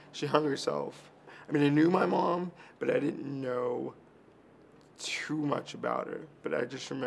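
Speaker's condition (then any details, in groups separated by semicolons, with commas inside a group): Cerebral palsy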